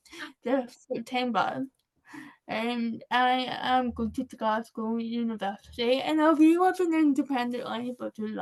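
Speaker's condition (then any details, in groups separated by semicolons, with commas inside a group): Cerebral palsy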